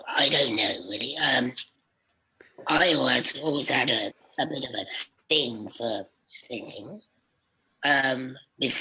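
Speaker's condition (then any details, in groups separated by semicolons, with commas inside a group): Laryngectomy; voice box surgically removed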